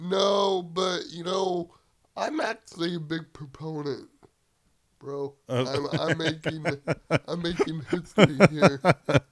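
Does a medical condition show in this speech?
Yes: cerebral palsy; wheelchair user.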